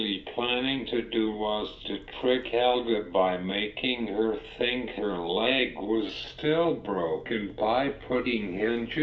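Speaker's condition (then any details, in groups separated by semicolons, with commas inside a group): Cerebral palsy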